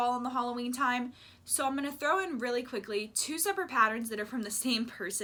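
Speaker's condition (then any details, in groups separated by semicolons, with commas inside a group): No condition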